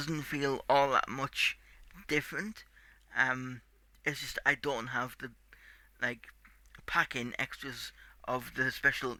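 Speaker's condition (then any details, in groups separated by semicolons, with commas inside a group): Cerebral palsy; tight muscles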